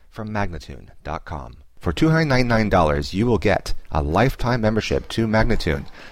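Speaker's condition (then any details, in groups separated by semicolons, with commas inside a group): No condition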